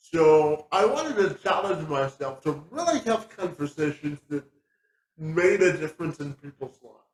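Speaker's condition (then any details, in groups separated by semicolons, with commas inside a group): Spastic quadriplegic cerebral palsy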